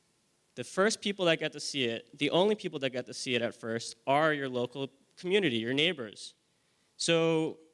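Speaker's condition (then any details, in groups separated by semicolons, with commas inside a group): No condition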